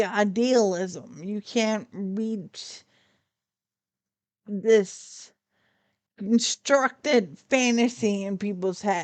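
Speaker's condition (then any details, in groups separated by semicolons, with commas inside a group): Friedreich's ataxia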